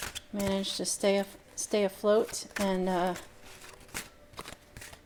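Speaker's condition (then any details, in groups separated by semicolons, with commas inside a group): No condition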